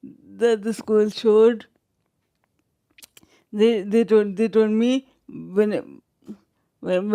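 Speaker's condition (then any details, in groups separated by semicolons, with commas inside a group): Traumatic brain injury, severe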